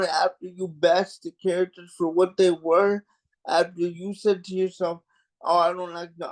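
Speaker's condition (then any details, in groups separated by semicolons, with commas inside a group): Cerebral palsy; mild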